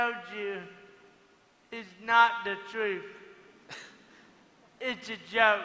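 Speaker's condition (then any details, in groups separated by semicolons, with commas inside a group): Cerebral palsy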